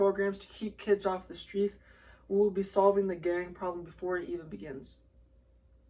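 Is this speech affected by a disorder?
No.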